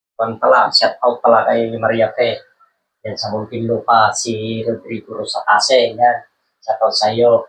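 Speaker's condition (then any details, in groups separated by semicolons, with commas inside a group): No condition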